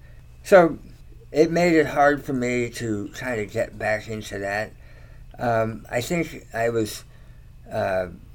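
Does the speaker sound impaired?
Yes: tongue cancer surgery; chemotherapy.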